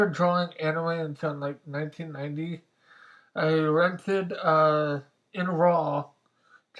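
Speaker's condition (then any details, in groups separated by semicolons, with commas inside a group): Mobius syndrome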